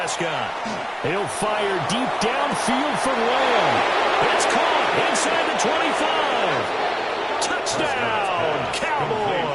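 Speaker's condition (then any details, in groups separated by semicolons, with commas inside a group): No condition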